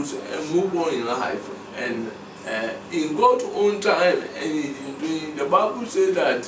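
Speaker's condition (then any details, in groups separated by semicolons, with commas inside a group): Cerebral palsy; speech brain area underdeveloped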